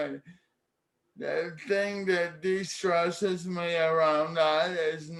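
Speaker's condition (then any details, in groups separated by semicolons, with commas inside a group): Cerebral palsy; speech therapy in childhood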